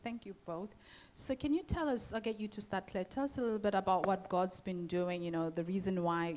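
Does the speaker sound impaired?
No.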